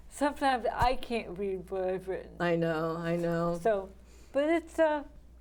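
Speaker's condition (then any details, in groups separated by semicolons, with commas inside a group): ALS; right hand onset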